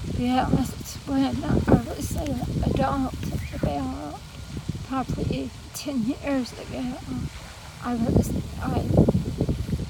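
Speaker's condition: Parkinson's disease, adolescence Parkinson's

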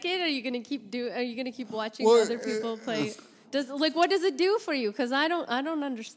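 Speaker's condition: No condition

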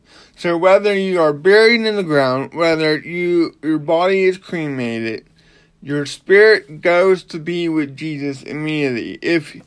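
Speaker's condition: Cerebral palsy; cerebral palsy since birth

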